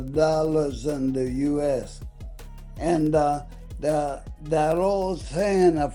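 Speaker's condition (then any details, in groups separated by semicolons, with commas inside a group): ALS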